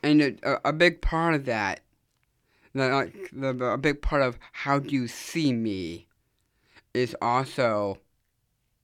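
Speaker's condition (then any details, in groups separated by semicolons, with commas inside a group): Down syndrome; does public speaking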